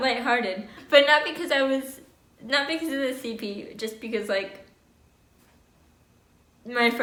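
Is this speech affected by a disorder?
Yes: cerebral palsy; oxygen loss at birth; very mild; crooked lip movement, slightly nasal, early sucking, swallowing loss.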